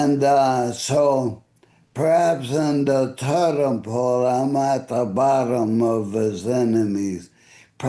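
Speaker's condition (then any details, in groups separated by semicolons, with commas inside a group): ALS; voice affected and fading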